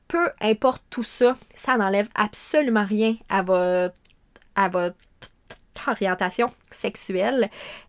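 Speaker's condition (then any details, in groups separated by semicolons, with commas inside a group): Stuttering; meditation practice for some years; repeated sounds, prolonged sounds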